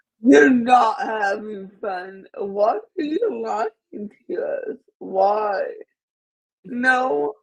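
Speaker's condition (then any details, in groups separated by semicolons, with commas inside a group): Cerebral palsy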